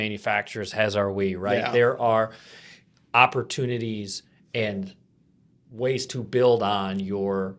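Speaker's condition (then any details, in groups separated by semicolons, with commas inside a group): No condition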